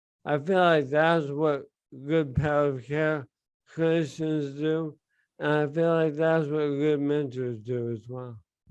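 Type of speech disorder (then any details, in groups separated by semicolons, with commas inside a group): Bulbar dysarthria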